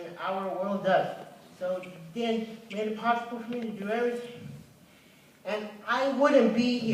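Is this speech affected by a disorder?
Yes: cerebral palsy.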